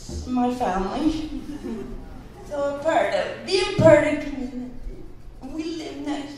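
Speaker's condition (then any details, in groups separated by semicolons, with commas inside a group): Cerebral palsy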